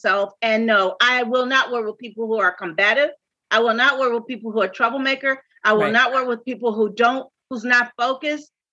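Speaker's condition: No condition

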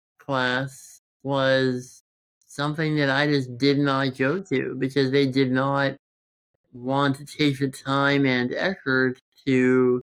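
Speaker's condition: Congenital muscular dystrophy; present since birth

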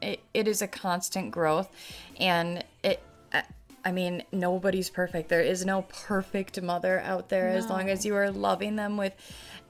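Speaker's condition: No condition

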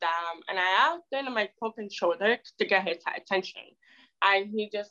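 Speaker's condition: Deafness; spoken speech surprises others

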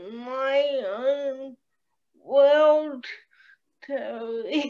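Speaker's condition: Cerebral palsy

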